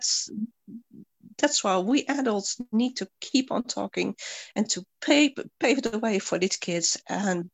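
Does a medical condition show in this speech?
Yes: stuttering; stuttering since girlhood, once tried not to stutter, now stutters openly; much worse in recent weeks, worse when tired and the longer on Zoom, slightly less today after rest; stutters on nearly every word or syllable, neck and shoulder tension, hiccups, tics, fatigue, working on breathing; here prolonged sounds.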